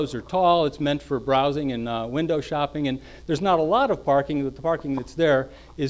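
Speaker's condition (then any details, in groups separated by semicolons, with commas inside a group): No condition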